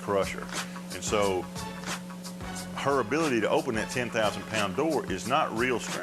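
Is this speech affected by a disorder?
No.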